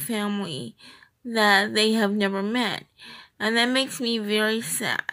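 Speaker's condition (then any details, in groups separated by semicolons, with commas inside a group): Cerebral palsy, triplegia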